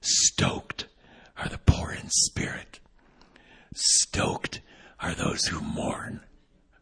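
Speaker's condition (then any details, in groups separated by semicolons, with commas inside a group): Vocal cord paralysis, unilateral; one vocal cord paralyzed, about 6 weeks; awaiting surgery in about a month, plastic shim to move paralyzed cord, previously repeated injections; voice not yet back, audibly affected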